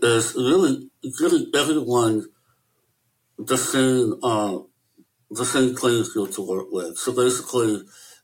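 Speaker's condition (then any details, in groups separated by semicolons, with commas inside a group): Möbius syndrome; not understood by everybody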